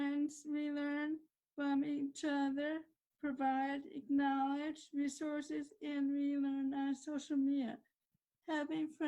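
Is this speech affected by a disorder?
Yes: cerebral palsy.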